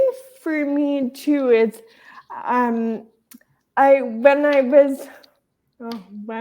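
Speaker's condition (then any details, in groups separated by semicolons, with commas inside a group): Traumatic brain injury; still slows things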